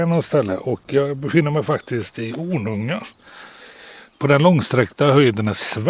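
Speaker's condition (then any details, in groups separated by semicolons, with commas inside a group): No condition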